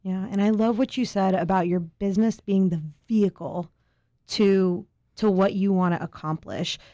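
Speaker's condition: No condition

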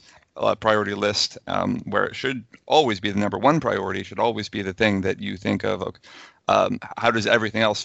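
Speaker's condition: No condition

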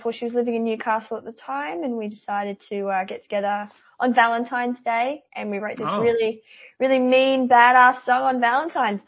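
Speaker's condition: Cleft palate; congenital cleft palate

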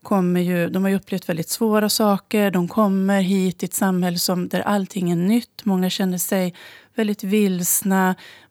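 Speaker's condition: No condition

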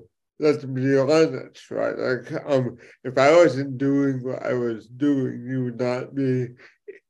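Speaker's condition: Cerebral palsy; affects speech

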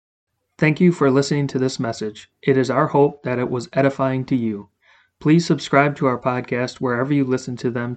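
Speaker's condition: No condition

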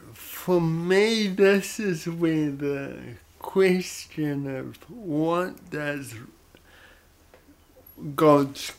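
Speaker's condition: Cerebral palsy; odd sort of voice

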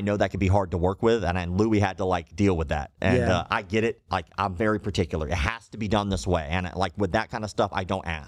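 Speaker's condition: Cleft lip and palate

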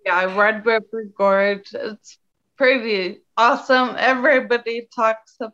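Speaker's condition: Ataxia; wheelchair one year

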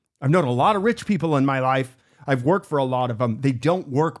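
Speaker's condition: No condition

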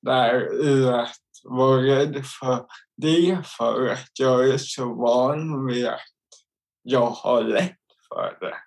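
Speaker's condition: Cerebral palsy; involuntary jerks

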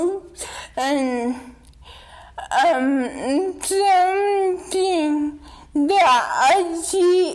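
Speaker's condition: Dystonia; wheelchair user

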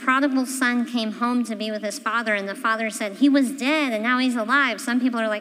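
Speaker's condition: Cleft palate; congenital

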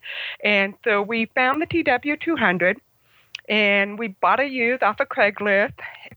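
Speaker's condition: Congenital hearing loss; about 75% hearing loss

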